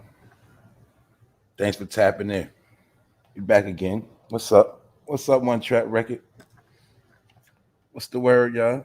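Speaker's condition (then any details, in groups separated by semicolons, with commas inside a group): No condition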